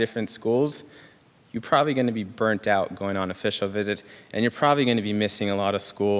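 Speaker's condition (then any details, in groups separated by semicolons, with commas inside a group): No condition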